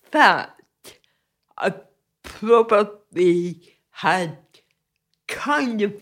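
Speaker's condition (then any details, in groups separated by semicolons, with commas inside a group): Cerebral palsy; from birth, frequent loss of balance, careful movement needed, physically affects creating art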